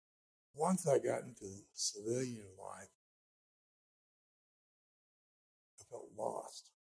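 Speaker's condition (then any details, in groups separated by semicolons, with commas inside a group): Speech impediment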